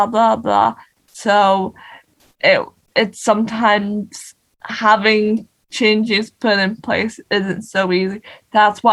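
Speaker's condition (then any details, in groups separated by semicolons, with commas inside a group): Cerebral palsy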